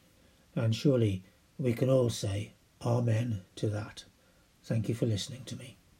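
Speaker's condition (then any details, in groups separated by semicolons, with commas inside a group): No condition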